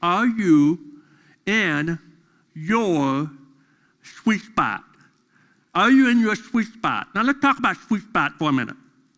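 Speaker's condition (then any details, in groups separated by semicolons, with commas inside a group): Deafness; deaf during school years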